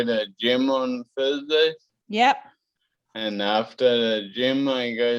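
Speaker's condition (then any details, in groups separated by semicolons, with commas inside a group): Cerebellar ataxia; wheelchair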